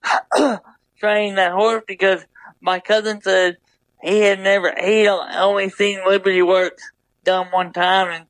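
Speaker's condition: Double hemiplegia cerebral palsy

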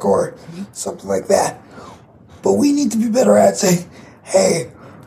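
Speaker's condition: Cerebral palsy; condition audible in voice

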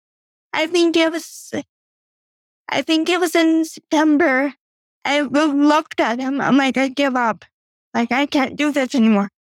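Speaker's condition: Cerebral palsy; doctors predicted never walking

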